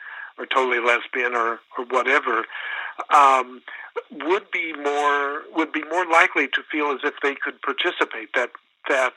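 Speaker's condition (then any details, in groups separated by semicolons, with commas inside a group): No condition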